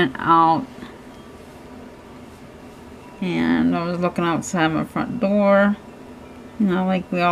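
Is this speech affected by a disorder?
Yes: cerebral palsy; hands affected, shaking.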